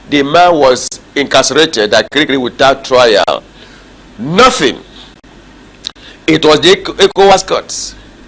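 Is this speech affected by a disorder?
No.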